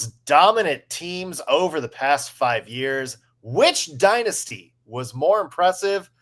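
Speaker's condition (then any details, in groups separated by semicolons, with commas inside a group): No condition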